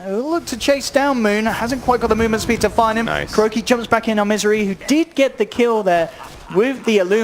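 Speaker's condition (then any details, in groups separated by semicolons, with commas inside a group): No condition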